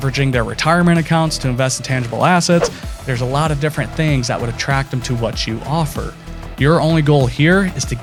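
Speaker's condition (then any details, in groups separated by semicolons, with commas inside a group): No condition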